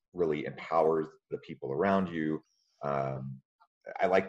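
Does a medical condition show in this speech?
No.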